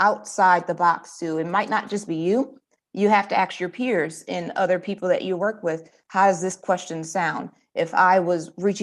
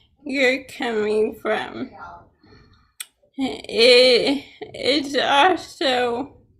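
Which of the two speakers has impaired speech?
The second: ALS, sporadic; many years since delayed diagnosis.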